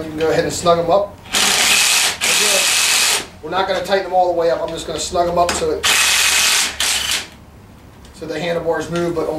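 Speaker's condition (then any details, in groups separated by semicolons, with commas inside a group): No condition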